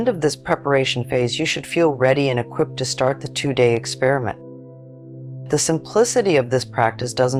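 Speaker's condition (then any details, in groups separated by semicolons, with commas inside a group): No condition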